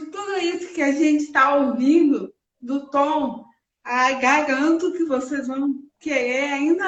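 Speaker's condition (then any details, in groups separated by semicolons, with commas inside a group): Cerebral palsy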